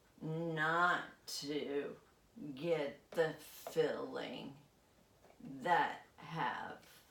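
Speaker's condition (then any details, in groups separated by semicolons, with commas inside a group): Essential tremor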